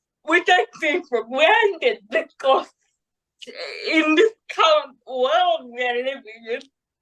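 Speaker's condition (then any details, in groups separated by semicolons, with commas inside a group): Cerebral palsy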